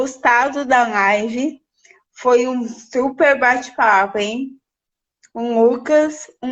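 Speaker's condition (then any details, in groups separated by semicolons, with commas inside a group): Cerebral palsy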